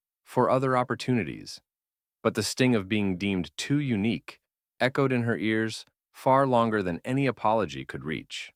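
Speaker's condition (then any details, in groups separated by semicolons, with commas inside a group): No condition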